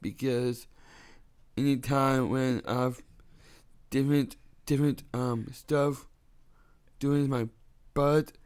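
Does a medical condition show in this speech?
Yes: Down syndrome; 26 years old; on DS diet with Dr. Jenny Kimes over a year, brain supplements, fish oil; supplements and fish oil reportedly helping talking, less need to repeat, more confident.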